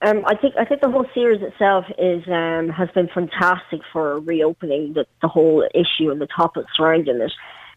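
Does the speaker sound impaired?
Yes: cleft palate; congenital, parents' Chernobyl radiation exposure, premature, over twenty surgeries, leg amputated, prosthetic limb age 12; all needed treatment received in Ireland, leads normal active life.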